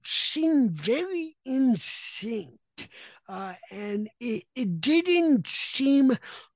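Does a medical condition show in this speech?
Yes: cerebral palsy; no lived experience of the physical side; self-described chatterbox.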